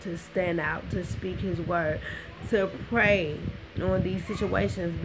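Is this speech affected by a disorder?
Yes: cerebral palsy, spastic.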